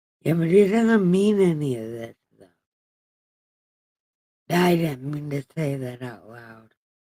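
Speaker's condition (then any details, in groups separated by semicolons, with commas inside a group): Brain injury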